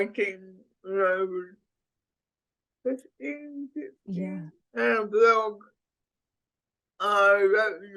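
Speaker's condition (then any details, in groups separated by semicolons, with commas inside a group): Cerebral palsy; speech impediment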